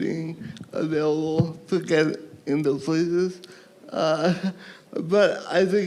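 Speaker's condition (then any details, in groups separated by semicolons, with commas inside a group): Cerebral palsy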